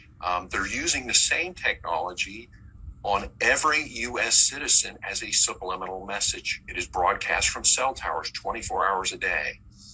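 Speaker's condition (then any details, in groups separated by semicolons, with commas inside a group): No condition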